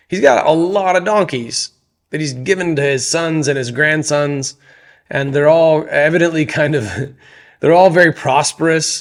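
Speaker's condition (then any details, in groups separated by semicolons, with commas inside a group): No condition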